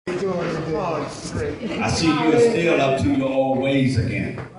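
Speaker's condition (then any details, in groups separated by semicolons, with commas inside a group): No condition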